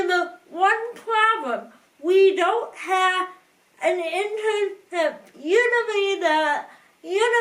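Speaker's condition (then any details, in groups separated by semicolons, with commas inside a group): Cerebral palsy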